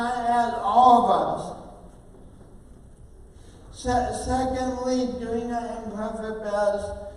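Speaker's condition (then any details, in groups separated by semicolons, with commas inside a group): Oxygen-related condition, speech impairment; speech impairment, voice sounds different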